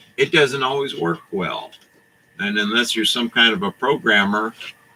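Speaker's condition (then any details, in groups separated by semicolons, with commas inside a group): No condition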